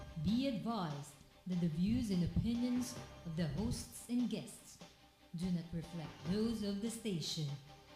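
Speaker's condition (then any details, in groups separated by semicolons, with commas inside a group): No condition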